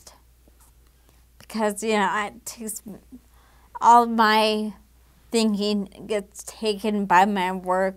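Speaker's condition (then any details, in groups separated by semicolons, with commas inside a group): Damaged diaphragm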